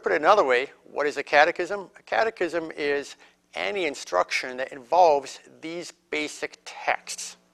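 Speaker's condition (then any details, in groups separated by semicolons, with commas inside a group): No condition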